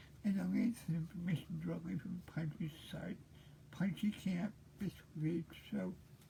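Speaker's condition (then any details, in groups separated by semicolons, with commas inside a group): Cerebral palsy; present since birth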